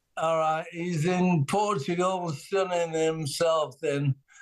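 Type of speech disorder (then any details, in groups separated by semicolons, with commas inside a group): Apraxia of speech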